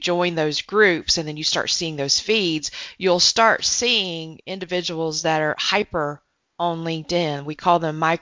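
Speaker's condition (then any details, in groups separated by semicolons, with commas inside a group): No condition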